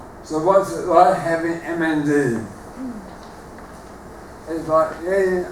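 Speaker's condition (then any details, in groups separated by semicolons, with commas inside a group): Motor neuron disease; terminal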